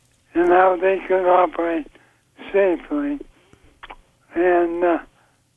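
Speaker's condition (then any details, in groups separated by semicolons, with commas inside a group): ALS; progressive weakness, wheelchair user; weaker hands and arms, uses Dragon speech-to-text software to write; voice getting softer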